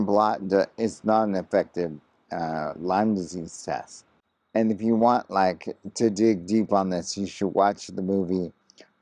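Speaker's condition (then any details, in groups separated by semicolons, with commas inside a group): ALS; progressing; very hard to talk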